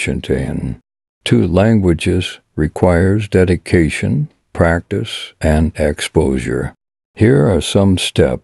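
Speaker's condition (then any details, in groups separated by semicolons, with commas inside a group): No condition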